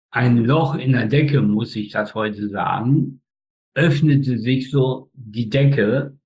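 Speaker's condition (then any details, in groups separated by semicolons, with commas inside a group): Spastic tetraparesis; all four limbs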